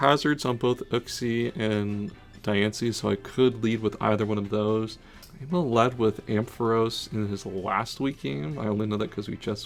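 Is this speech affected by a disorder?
No.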